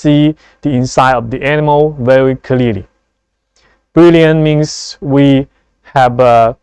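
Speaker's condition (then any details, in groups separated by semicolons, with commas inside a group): No condition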